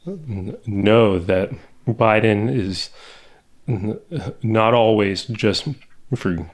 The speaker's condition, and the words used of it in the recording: Stuttering. I know it's very awkward and that it's jagged and that it's just the opposite of anything that is normally on TV or radio.